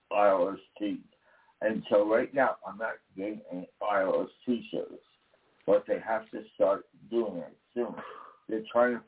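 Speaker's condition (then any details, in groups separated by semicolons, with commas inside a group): Damaged vocal cord; speech impairment noted by host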